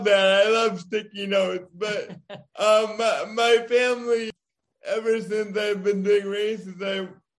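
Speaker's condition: Cerebral palsy; diagnosed as firstborn child

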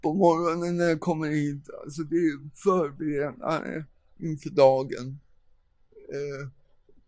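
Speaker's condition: Cerebral palsy; cramps, worse in cold, lives in Thailand because Sweden too cold

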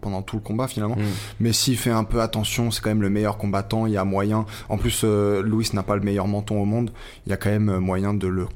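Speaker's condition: No condition

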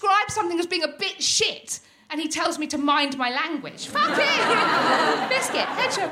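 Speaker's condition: Tourette's syndrome; neurological, uncontrollable motor and vocal tics, wheelchair user, cannot stand; long-standing; frequent shouted vocal tics, involuntary swearing, random phrases, cannot stay on script

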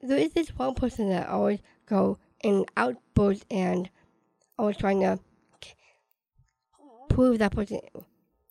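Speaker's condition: Down syndrome

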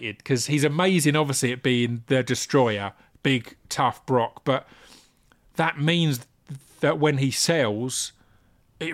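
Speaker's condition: Stammer; stutter, unnoticed during rapping and spoken word years, noticed with radio show and podcast, works with STAMMA; struggles with hard g sounds, had pet renamed Finley to avoid hard g name; blocks

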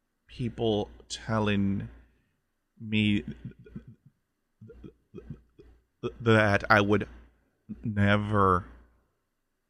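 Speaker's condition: Stuttering; stutter since childhood, 20 years speech therapy first on fluency, hypnosis, military hypnotherapist on mental health; prolonged sounds, blocks

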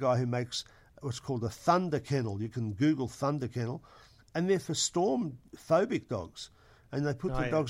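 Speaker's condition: No condition

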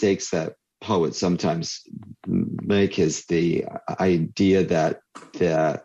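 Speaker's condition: Stuttering; stuttering since childhood; repeated words, prolonged sounds

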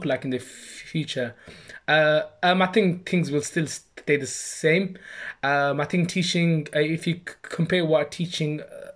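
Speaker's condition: Stammer; stammer since childhood, mocked and imitated by other kids from primary school; age 26, saying own name takes a long time; struggles saying own name, stammers less with put-on Birmingham accent or exaggerated speech; repeated words, prolonged sounds

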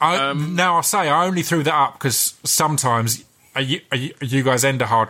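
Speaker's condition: Stutter; stutters during recording, remarks on own stutter as it happens; stutter noticeable while presenting, breaks off mid-sentence; repeated sounds, prolonged sounds

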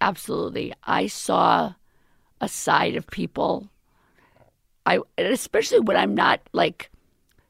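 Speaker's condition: Vocal cord paralysis, left vocal cord; steroid injections earlier, recent type 1 thyroplasty, palatal adhesion, implant joining cords, another surgery possibly needed

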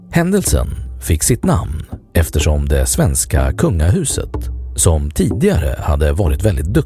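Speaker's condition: No condition

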